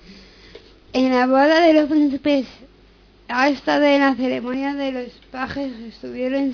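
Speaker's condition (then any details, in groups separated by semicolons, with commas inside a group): Down syndrome; member of Fundación Síndrome de Down de Madrid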